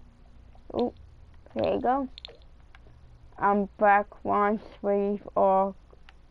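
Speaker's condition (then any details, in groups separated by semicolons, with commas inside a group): Cerebral palsy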